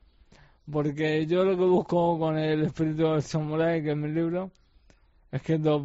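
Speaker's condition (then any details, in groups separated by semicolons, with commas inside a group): ALS; facial and mouth muscles affected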